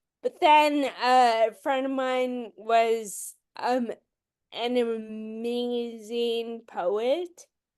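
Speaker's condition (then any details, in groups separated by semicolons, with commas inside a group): Friedreich's ataxia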